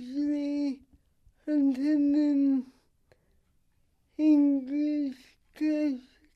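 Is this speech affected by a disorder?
Yes: cerebral palsy; needs practically everything done for her, including getting up, dressing, washing and feeding.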